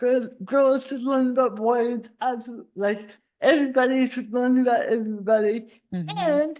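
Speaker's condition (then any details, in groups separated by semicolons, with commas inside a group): Cerebral palsy; spasticity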